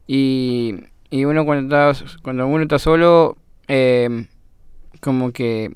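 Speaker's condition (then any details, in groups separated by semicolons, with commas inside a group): Down syndrome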